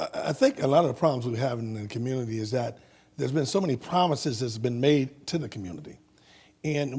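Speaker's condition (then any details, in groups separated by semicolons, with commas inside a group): No condition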